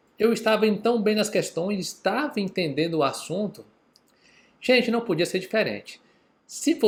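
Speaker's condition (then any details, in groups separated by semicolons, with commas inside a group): No condition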